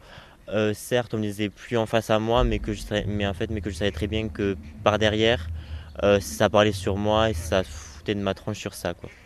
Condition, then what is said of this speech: Stuttering. Et depuis, c'est toujours là et ça restera à vie.